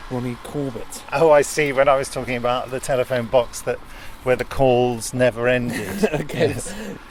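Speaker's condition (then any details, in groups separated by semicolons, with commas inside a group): No condition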